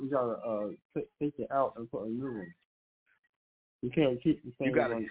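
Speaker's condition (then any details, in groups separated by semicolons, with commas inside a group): Muscular dystrophy; childhood onset, diagnosed by muscle biopsy, weakens muscles incl heart, coma then tracheotomy; age 44, tracheostomy in place, changed monthly, ventilator when sick with pneumonia; trach in throat, host repeats some words, no speech 4 years after tracheotomy, then regained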